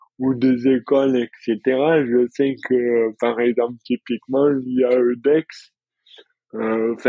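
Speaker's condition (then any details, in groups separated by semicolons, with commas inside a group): Dystonia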